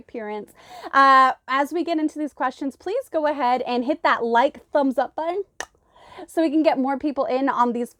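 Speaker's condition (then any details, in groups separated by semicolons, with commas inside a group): No condition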